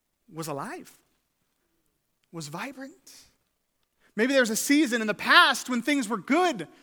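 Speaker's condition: No condition

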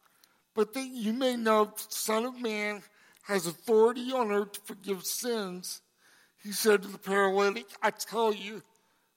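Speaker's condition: Cerebral palsy; congenital

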